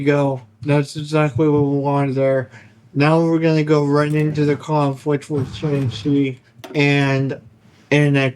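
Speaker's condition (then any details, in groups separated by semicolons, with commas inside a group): Cerebral palsy; only one hand usable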